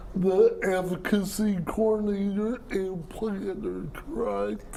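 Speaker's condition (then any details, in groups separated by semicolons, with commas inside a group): Cerebral palsy; speech impairment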